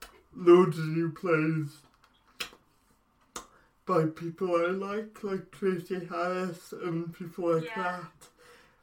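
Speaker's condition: Cerebral palsy; brain damage at or around birth

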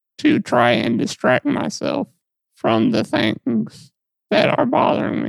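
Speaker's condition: Muscular dystrophy; lack of physical control over body

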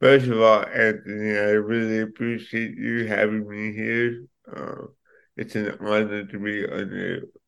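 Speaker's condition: Cerebral palsy; affects speech

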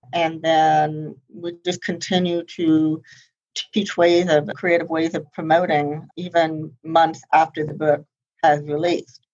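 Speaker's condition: Profound hearing loss, congenital, high-frequency; no hearing aids

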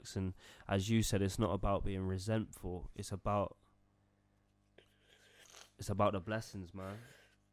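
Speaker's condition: No condition

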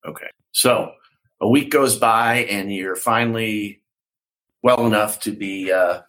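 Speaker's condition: No condition

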